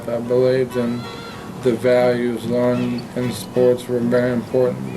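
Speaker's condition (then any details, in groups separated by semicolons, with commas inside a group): ALS; diagnosed over 4 years ago, progressing; swallowing difficulty, aspiration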